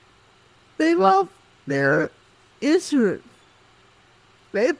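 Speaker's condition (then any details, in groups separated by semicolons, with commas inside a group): Cerebral palsy; speech affected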